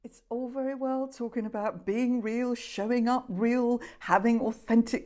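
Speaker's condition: No condition

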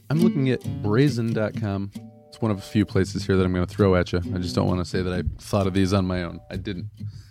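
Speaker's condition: No condition

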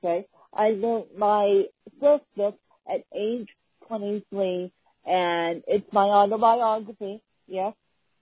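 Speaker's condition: Cerebral palsy; chronic physical disability

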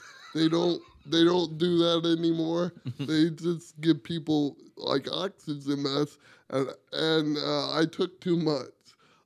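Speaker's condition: Cerebral palsy; two months premature

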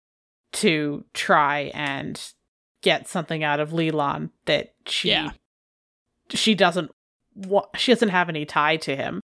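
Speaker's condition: No condition

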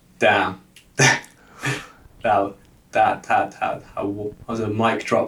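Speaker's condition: Stuttering; longstanding, once a heavy burden; still occurs sometimes, less burdensome than years ago; occasional stuttering; repeated sounds, blocks

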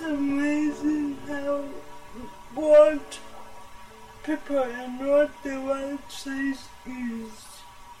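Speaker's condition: Cerebral palsy; present from birth, much therapy in childhood

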